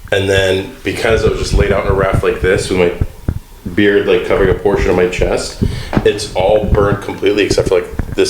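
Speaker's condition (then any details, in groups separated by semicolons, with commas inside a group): No condition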